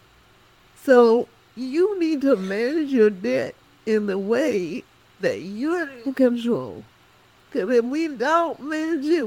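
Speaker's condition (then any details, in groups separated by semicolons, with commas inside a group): Cerebral palsy; speech affected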